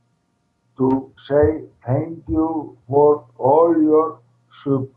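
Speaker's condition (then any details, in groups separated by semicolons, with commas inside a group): ALS, primary lateral sclerosis, PLS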